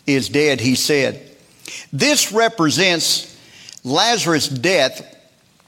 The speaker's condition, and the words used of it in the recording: None; typical speech.